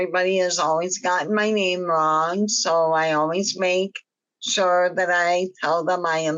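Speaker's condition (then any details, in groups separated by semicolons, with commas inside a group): Myasthenia gravis; swallowing and talking problems at diagnosis, BiPAP assists breathing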